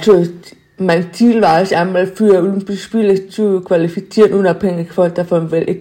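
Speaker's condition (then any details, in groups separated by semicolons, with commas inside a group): Deafness; learned to speak over time despite deafness, used sign language interpreter in earlier interview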